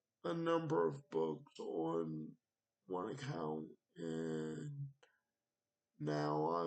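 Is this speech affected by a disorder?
Yes: cerebral palsy.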